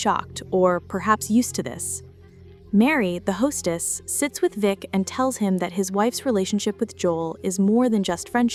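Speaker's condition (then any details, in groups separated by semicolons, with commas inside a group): No condition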